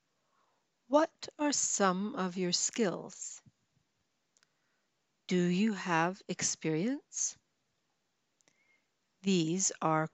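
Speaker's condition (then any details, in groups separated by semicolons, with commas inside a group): No condition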